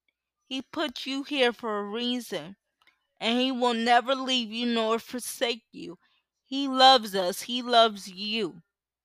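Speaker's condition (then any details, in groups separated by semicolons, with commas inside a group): Cerebral palsy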